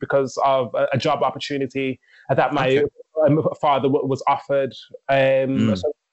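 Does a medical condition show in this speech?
Yes: stammer; considered mute, did not speak until age five, needed speech therapy but never had it; stammer audible in recording, uses rhythmic techniques from rapping in everyday speech; chest and mind contract when stammering, even now, rapping Eminem lyrics let speech flow loosely; here prolonged sounds.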